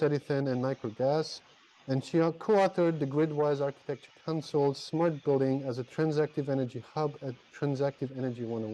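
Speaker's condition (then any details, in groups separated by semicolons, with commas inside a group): No condition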